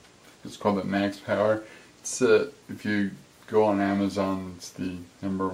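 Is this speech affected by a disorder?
Yes: cerebral palsy; affects gait and walking.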